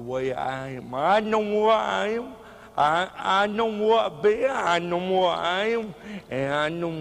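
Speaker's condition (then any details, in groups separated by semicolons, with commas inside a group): Cerebral palsy; speech hard to understand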